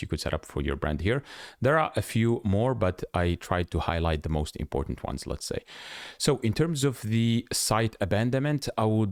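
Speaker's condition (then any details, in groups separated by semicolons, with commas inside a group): No condition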